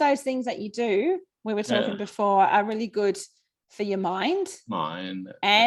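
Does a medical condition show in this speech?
No.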